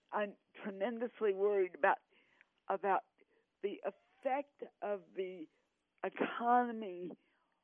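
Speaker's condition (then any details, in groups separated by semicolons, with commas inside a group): Cerebral palsy; 18 years of speech therapy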